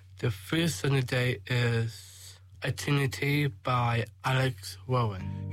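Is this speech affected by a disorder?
Yes: Down syndrome; 21 years old.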